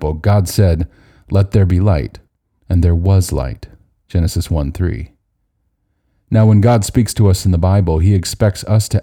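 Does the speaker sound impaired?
No.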